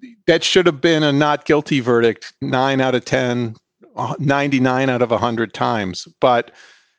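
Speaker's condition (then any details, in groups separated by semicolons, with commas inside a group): No condition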